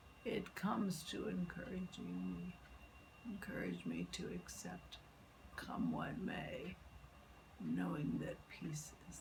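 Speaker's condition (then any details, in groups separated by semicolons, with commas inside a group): Multiple sclerosis; legs and arms affected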